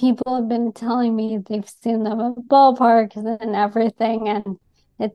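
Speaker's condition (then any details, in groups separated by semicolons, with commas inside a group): ALS; Columbia University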